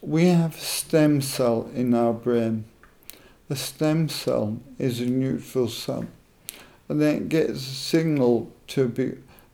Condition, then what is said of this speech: ALS (motor neuron disease). Possibly 2 years after they told me I wouldn't be able to talk.